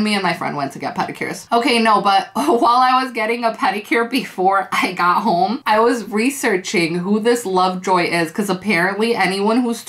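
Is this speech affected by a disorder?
No.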